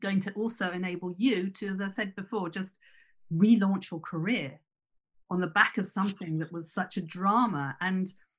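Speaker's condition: No condition

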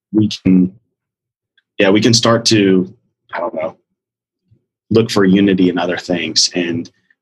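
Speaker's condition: No condition

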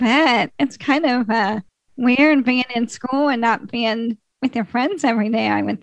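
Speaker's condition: ALS; described as dying

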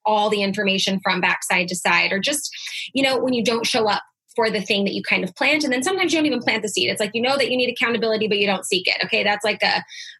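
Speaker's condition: No condition

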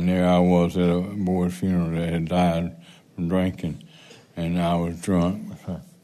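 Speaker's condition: Parkinson's

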